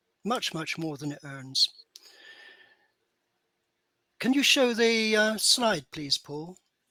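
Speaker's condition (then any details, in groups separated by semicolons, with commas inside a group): No condition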